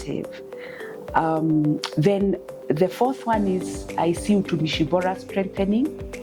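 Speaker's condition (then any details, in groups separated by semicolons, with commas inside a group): No condition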